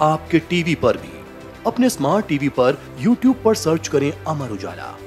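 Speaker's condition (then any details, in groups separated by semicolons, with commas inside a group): No condition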